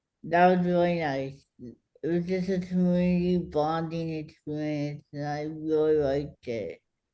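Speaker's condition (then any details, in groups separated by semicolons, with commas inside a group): Cerebral palsy; speech harder to understand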